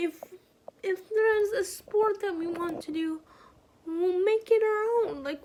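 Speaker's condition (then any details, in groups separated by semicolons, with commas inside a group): Cerebral palsy; spastic, uses wheelchair; not fully independent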